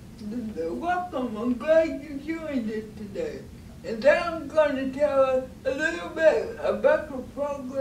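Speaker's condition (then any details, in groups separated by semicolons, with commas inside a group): Cerebral palsy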